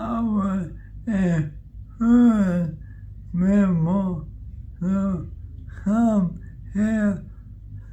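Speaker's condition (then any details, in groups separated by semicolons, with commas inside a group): ALS; onset with arm twitching; rapid recent progression, new medication, voice and strength improving; weak voice for months, choking when eating, now louder, clearer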